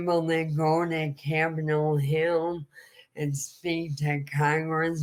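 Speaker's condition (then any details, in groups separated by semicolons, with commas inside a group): ALS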